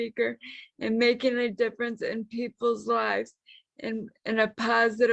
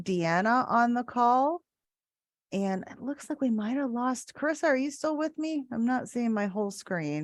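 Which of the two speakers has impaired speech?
The first: traumatic brain injury; about 12 years after injury.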